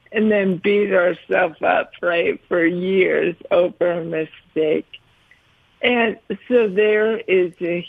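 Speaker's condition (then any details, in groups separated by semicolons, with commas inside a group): ALS; tongue affected, speaks more slowly than before, worried about voice but held up over 15 minutes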